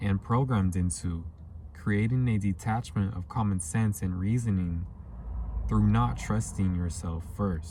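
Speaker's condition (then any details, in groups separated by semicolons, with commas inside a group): No condition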